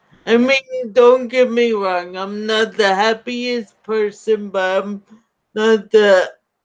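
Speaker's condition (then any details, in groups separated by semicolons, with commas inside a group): Cerebral palsy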